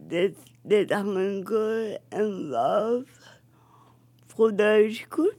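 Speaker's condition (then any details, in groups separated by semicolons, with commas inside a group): Cerebral palsy; uses a wheelchair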